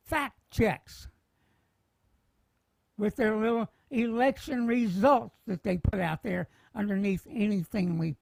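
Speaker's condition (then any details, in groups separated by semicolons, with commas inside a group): Head cancer surgery; squamous cell carcinoma, surgery neck to jaw, part of tongue removed; speech affected by surgery, swallowing and breathing difficulty after surgery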